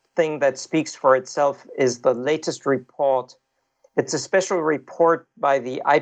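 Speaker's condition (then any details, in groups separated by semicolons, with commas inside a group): No condition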